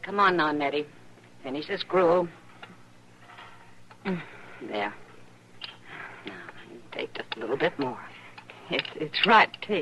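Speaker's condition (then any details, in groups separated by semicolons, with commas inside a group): No condition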